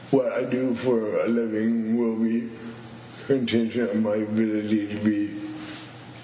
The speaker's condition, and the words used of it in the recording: Cerebral palsy. It really is. I've had moments of disfluency with that has taken a long time.